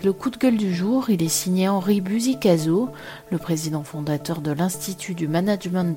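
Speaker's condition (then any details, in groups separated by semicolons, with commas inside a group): No condition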